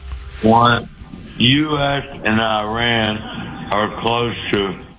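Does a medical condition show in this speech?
Yes: speech impediment; cause unclear, stabbed by girlfriend and hit on head with ashtray years ago; usually impaired, unusually clear and fluent early in call, later back to usual.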